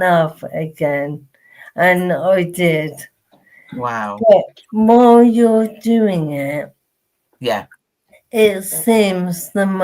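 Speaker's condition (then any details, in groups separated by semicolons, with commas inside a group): Motor neurone disease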